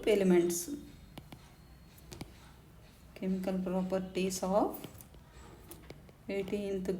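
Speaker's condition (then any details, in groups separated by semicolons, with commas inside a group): No condition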